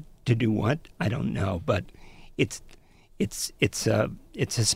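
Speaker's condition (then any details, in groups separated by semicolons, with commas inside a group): Spasmodic dysphonia; abductor form laryngeal dystonia, brainstem interference causing laryngeal muscle spasms, onset past few years, worsened by stress; labored delivery, words slurring, lost range and inflection, runs out of breath, sounds near last breath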